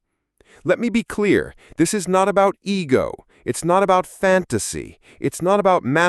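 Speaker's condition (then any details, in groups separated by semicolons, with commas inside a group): No condition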